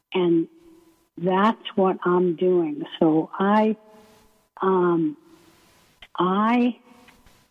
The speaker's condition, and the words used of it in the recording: ALS (motor neuron disease). I've learned to pace myself when I speak with my breathing